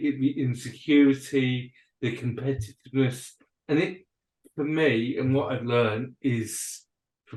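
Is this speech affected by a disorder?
Yes: cerebral palsy and dyspraxia.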